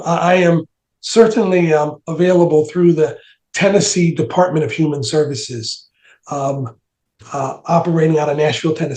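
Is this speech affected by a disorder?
No.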